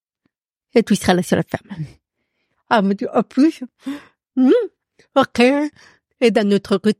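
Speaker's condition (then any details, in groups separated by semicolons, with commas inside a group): Profound deafness; audible accent from deafness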